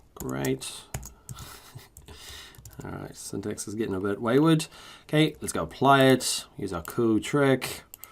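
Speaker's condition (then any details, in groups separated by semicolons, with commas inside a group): No condition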